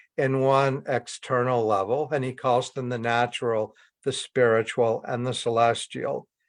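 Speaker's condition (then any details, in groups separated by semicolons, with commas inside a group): No condition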